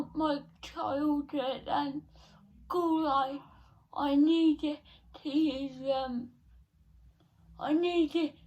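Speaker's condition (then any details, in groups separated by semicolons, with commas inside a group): Cerebral palsy; not quadriplegic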